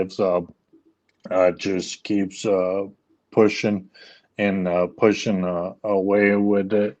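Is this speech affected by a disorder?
Yes: ALS; leg onset, later arm weakness; diagnosed about six years after onset, speech issues three-four years.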